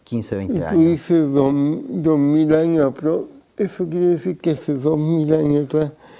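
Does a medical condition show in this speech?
Yes: cerebral palsy.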